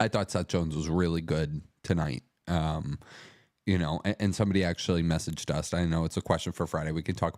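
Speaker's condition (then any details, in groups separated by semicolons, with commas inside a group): No condition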